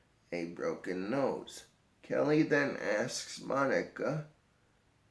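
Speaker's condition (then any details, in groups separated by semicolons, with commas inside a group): Cerebral palsy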